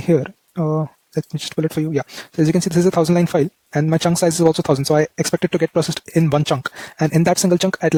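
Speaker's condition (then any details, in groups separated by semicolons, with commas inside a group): No condition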